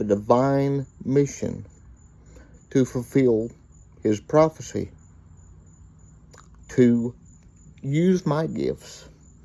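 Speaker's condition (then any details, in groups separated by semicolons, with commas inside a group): Cerebral palsy; reports speaking clearly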